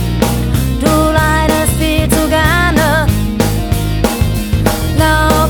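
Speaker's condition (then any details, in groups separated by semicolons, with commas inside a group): No condition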